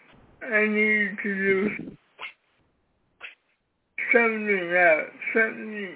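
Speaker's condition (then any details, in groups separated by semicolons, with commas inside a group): Cerebral palsy; severe cerebral palsy from birth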